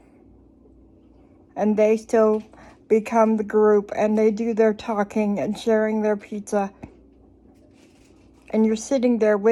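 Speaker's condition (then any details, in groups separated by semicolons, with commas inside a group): Cerebral palsy; from birth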